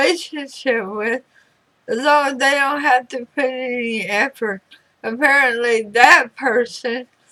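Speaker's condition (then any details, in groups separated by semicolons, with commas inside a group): Throat cancer radiation damage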